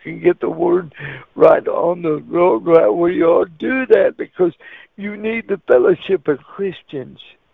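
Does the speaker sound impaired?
Yes: cerebral palsy; wheelchair user.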